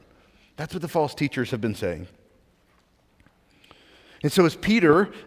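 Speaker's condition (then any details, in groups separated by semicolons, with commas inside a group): No condition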